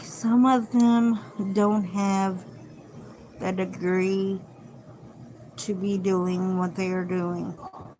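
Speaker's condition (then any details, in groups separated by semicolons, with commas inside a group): Cerebral palsy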